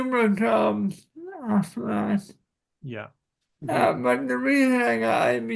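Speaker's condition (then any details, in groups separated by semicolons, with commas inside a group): Cerebral palsy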